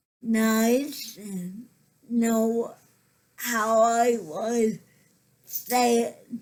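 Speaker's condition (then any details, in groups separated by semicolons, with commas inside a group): Cerebral palsy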